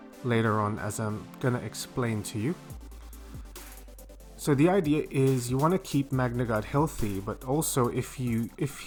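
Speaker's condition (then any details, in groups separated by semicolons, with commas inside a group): No condition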